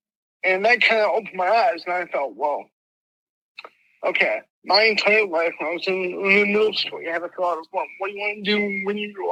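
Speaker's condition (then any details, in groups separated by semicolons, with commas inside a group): Mild cerebral palsy; affects left arm and leg, limp; mild, diagnosed at age 3; speech impediment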